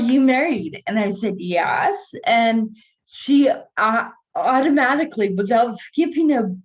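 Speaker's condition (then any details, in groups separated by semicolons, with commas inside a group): Cerebral palsy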